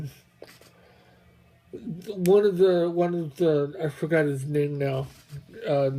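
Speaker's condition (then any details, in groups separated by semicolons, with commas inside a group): Mobius syndrome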